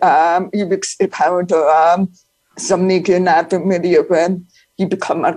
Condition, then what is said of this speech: Deafness. But first, I should mention that that I'm profoundly deaf, so I learned how to talk and I learned how to advocate for myself.